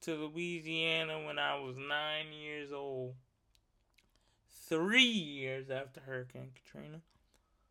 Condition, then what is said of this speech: Cerebral palsy. So, if you think I'm yelling, just know I'm not yelling.